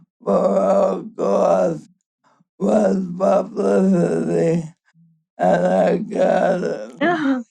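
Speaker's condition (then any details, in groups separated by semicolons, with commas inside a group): ALS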